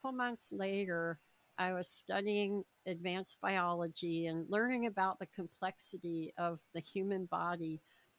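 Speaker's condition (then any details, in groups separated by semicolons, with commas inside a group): Cleft palate, severe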